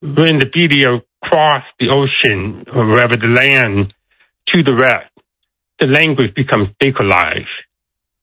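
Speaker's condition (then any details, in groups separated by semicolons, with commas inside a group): Deafness; deaf accent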